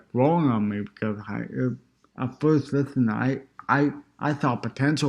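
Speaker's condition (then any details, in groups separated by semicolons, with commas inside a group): Cerebral palsy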